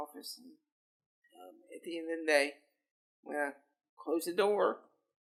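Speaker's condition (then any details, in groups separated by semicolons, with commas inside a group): Cerebral palsy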